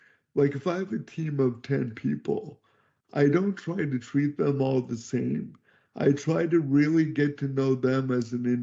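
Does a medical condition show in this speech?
Yes: cerebral palsy; could not talk until age 12.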